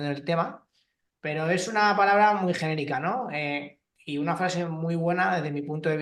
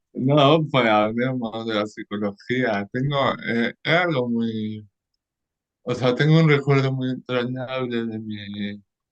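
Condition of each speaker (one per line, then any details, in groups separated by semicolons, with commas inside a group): No condition
Cerebral palsy; lifelong; spasms even when calm; may run out of air, not always fully intelligible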